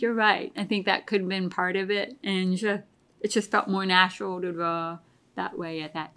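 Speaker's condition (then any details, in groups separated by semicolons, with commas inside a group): Deafness; pretty bad tinnitus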